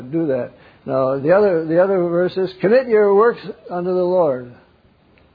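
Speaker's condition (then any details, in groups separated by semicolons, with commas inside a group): Parkinson's; wakes up around 3 am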